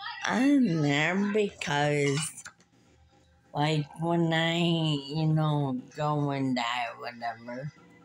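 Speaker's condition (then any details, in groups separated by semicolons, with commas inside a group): Muscular dystrophy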